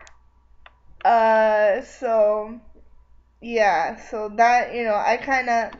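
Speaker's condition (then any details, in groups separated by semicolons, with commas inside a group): Cerebral palsy; spastic, tendon lengthening and transfer surgery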